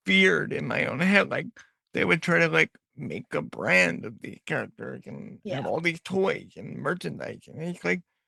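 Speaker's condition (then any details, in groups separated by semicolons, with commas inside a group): Cerebral palsy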